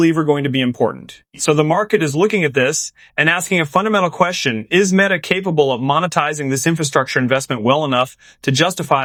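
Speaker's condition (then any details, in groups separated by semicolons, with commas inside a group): No condition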